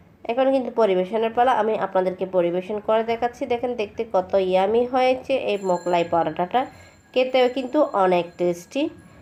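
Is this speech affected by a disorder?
No.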